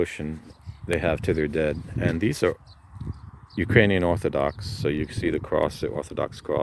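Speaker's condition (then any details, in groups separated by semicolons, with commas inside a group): No condition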